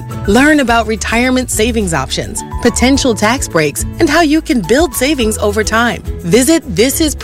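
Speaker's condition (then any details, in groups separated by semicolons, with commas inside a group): No condition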